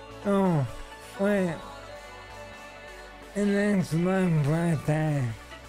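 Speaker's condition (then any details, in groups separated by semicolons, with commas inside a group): ALS; stem cell treatment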